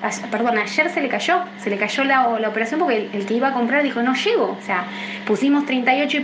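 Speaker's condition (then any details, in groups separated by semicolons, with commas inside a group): No condition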